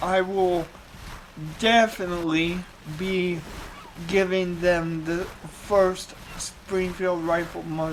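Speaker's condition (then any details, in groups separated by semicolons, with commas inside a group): Cerebral palsy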